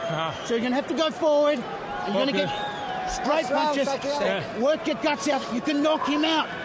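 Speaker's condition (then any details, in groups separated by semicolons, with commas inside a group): No condition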